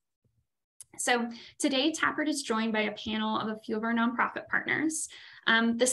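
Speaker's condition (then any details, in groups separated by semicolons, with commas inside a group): No condition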